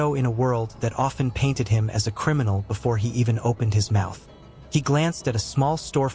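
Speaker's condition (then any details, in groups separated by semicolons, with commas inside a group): No condition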